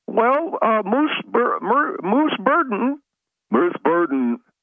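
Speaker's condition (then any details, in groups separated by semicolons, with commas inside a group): No condition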